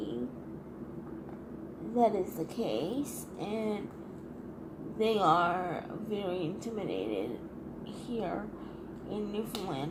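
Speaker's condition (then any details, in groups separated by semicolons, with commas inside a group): Cerebral palsy, triplegia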